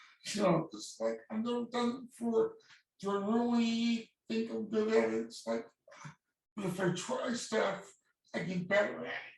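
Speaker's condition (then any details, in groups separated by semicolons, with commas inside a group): Cerebral palsy; voice slightly affected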